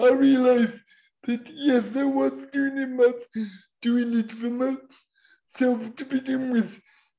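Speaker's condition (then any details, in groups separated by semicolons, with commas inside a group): Cerebral palsy; present from birth, uses wheelchair for getting around; voice described as unusual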